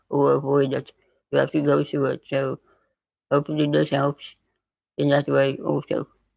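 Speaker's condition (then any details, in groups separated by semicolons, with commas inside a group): Spinal muscular atrophy type 2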